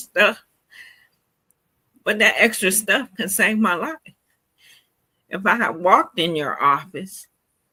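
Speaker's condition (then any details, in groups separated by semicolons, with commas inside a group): Cerebral palsy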